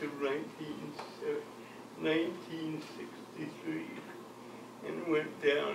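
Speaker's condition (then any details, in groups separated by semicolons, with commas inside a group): Cerebral palsy; from birth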